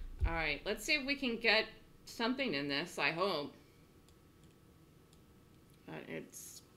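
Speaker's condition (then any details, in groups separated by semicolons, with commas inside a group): No condition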